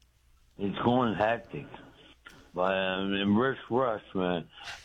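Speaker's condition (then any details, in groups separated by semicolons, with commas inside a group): Speech impediment; stabbed by girlfriend and hit on head with ashtray years ago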